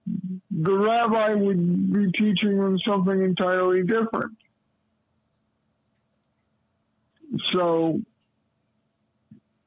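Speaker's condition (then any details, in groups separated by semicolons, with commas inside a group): Cerebral palsy; lifelong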